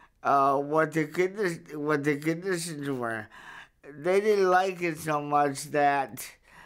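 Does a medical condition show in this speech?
Yes: cerebral palsy; verbal, able to speak up.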